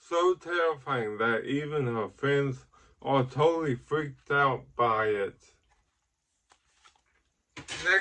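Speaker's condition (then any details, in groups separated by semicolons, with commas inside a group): Ataxic cerebral palsy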